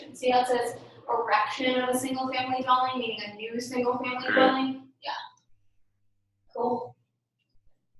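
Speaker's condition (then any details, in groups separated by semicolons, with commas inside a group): No condition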